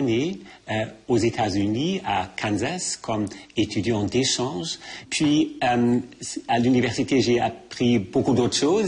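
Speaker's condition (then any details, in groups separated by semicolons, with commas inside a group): No condition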